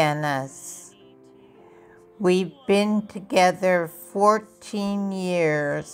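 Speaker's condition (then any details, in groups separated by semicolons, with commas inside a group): Multiple sclerosis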